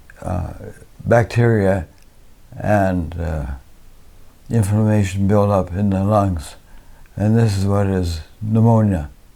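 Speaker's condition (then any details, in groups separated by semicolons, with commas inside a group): Parkinson's disease; DBS, two brain electrodes, chest stimulator; onset right hand tremor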